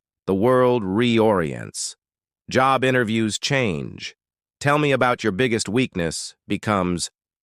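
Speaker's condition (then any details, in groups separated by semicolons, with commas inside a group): No condition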